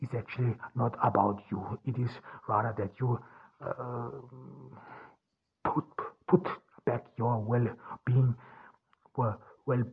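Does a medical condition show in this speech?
Yes: stuttering; cause unknown, only one in family who stutters, german mother tongue, born in austria; seen as an obstacle to recording audiobooks; here repeated sounds, repeated words.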